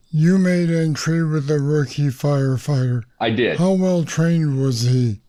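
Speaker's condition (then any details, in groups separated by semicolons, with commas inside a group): Parkinson's disease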